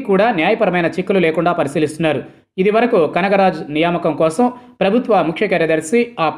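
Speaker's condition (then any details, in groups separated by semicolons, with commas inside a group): No condition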